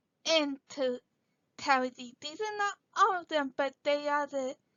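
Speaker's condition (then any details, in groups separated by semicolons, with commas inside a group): Cerebral palsy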